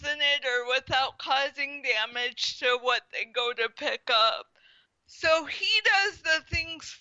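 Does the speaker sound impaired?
Yes: spastic quadriplegic cerebral palsy; diagnosed at one year, believed caused by stroke shortly after birth, power wheelchair, walks with walker.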